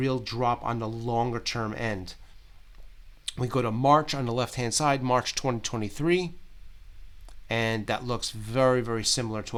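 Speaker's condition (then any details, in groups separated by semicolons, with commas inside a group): No condition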